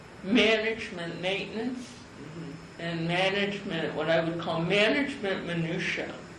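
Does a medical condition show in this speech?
Yes: cerebral palsy; from birth.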